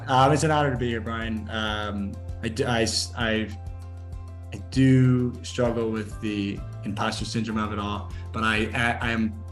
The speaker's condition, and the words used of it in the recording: Stuttering. I tell somebody that I stutter and they say, no, you don't.